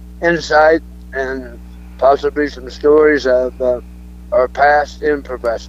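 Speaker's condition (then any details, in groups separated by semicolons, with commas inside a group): Throat cancer; cancer survivor, alive and well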